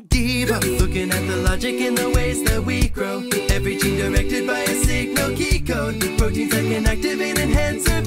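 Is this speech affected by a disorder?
No.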